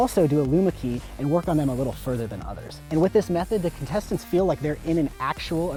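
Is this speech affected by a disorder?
No.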